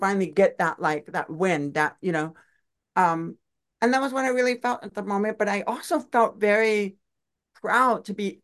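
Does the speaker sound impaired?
Yes: deaf; uses own voice.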